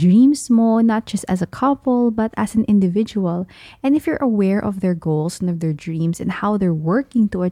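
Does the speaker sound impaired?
No.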